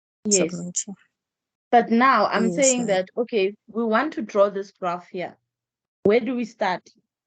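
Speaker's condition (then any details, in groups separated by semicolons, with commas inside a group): No condition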